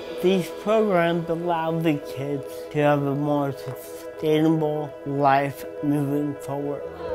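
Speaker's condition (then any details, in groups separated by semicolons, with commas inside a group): Cerebral palsy; from birth, wheelchair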